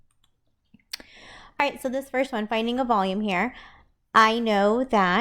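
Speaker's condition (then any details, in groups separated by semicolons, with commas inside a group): No condition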